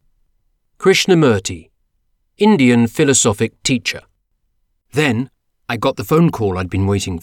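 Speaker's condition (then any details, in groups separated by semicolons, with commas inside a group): No condition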